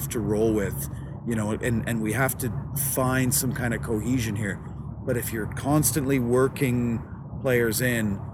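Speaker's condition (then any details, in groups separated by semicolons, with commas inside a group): No condition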